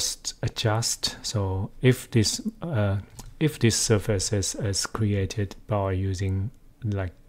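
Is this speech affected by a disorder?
No.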